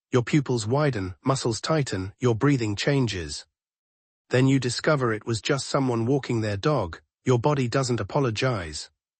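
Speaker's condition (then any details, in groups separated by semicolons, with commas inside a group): No condition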